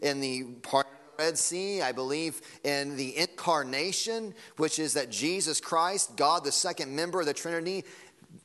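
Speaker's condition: No condition

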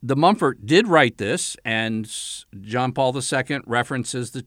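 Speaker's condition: No condition

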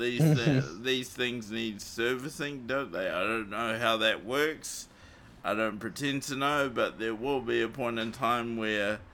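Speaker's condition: Cerebral palsy; surgery at about age five due to cerebral palsy

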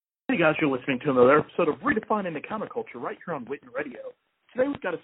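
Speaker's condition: No condition

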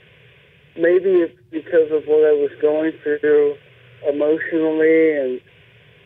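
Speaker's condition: Cerebral palsy; speech impediment while growing up

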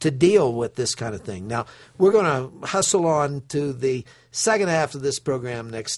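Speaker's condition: No condition

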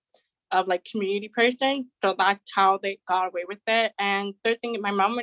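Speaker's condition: Deafness; has a disability

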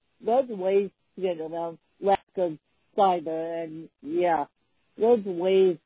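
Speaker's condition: Cerebral palsy; chronic physical disability

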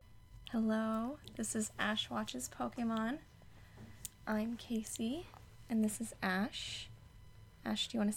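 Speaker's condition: No condition

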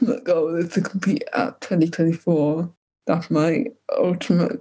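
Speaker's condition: Cerebral palsy; physiotherapy in childhood

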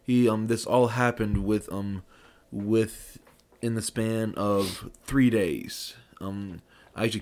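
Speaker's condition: Stuttering and speech impediment; pretty significant stuttering, also speech impediment; stutters present in this recording, left unedited by dad; repeated sounds, blocks

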